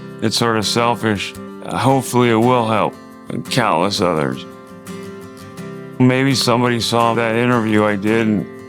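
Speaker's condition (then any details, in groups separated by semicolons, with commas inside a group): ALS; first symptom in one hand, likely bulbar form; slurred speech, sounds drunk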